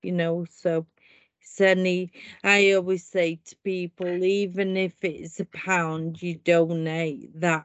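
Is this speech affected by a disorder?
Yes: primary lateral sclerosis; leg tightness, foot catching, then upper limbs, writing, speech; first diagnosed hereditary spastic paraplegia, later changed; speech affected, noticed about 12 months before others noticed.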